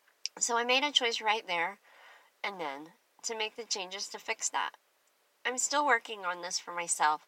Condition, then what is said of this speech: Cleft palate. I'm grateful for my clear speech.